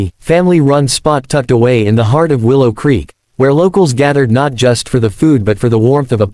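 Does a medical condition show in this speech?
No.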